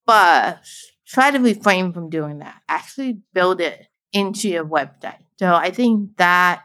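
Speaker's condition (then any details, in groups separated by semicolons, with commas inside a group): Deafblind, born deaf; about 40 degree visual field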